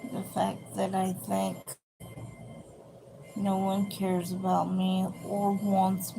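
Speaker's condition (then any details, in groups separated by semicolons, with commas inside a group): Cerebral palsy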